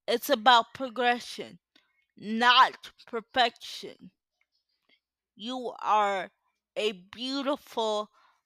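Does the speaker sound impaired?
Yes: cerebral palsy.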